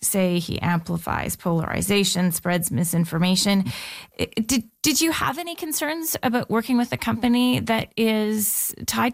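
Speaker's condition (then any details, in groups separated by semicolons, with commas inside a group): No condition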